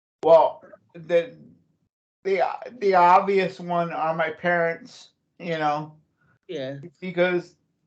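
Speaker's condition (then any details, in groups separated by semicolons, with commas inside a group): Cerebral palsy; since childhood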